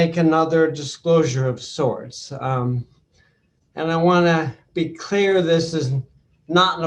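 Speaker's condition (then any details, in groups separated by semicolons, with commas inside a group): Bulbar onset ALS, mild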